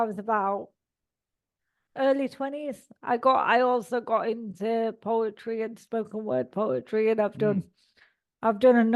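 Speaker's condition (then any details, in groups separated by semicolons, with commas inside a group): Cerebral palsy; all four limbs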